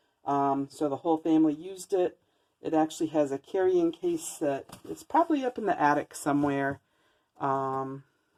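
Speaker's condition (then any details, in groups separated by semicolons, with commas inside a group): No condition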